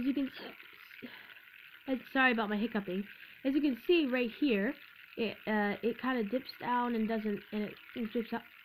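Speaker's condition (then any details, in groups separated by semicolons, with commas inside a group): No condition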